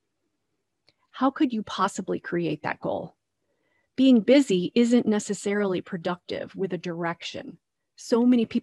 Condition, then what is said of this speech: No condition.